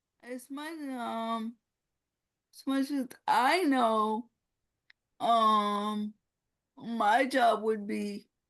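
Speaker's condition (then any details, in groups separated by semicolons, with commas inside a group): Cerebral palsy; no gross or fine motor skills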